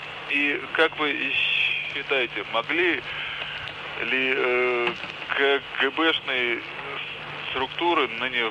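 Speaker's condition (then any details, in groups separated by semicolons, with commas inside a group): Stuttering; stutter since childhood; on-air stutter removal session by Yuri Longo, caller says effect lasts only an hour; mild stutter, fluent repeating phrases during session, stuttering resumes afterward, possibly worsened by on-air nerves; repeated sounds, repeated words, prolonged sounds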